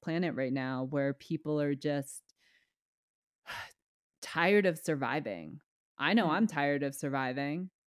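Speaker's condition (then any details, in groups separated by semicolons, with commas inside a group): No condition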